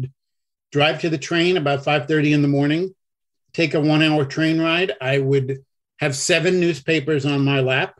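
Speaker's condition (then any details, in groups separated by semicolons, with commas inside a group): No condition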